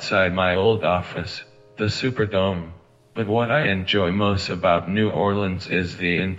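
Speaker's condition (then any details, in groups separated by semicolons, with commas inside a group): ALS, speech-generating device; also called Lou Gehrig's disease, paralyzed; letter spoken with help of a computer; speaks only through computer voice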